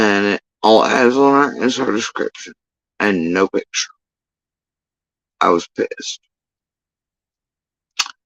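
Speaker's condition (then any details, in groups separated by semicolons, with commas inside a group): Facial paralysis after surgery; tongue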